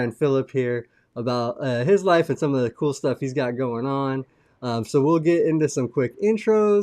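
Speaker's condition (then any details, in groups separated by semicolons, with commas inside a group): No condition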